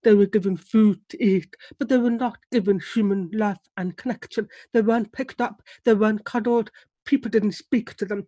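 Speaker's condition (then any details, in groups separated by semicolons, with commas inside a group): Deafness; relies on lip reading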